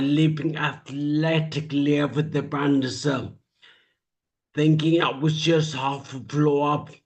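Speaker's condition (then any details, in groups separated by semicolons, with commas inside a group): Traumatic brain injury; speech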